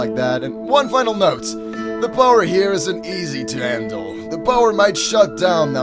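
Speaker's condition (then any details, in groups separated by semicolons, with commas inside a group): No condition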